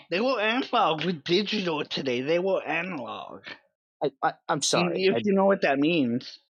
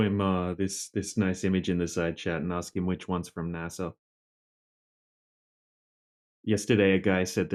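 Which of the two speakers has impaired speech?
The first: cerebral palsy; affects speech, distinctive accent-like quality.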